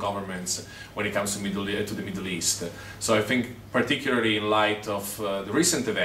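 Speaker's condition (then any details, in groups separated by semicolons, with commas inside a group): No condition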